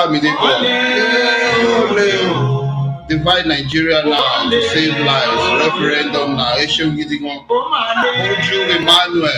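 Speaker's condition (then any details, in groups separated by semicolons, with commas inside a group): No condition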